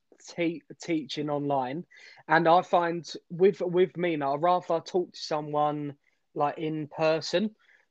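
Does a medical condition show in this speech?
Yes: stammer; onset at age eight, speech therapy from age eight for many years, therapy focused on confidence; about 23 years since onset; here repeated sounds, repeated words.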